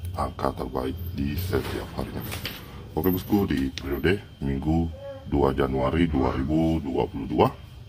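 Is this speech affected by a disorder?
No.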